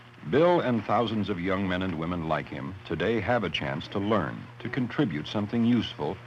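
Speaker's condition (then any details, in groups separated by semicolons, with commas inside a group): No condition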